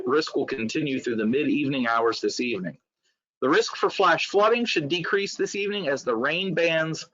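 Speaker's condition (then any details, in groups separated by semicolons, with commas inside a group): No condition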